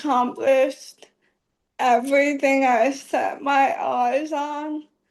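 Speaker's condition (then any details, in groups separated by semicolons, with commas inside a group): ALS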